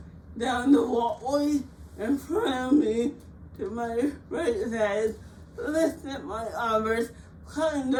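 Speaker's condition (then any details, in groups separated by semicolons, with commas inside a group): Cerebral palsy; from birth, physical disability; frequent speech therapy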